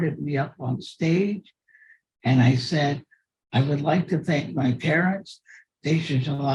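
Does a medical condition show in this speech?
Yes: cerebral palsy; from birth.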